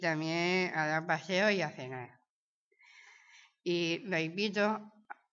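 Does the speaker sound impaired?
Yes: Down syndrome.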